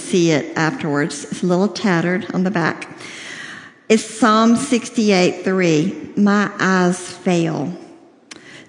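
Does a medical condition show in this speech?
Yes: cleft lip and palate, severe.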